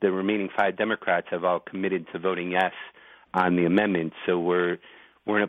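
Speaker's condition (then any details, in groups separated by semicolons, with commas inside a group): No condition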